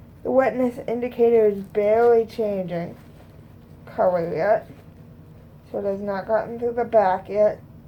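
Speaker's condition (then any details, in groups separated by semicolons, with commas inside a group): Cerebral palsy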